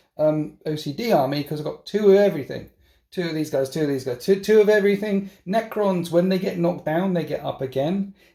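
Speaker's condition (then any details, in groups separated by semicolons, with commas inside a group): No condition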